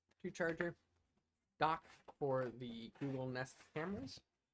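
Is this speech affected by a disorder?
No.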